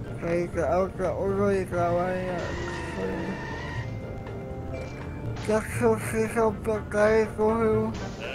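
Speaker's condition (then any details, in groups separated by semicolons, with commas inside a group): Cerebral palsy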